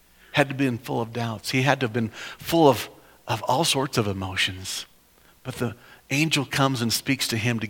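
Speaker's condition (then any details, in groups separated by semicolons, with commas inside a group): No condition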